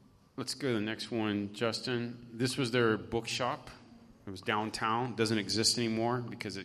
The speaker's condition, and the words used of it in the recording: No condition.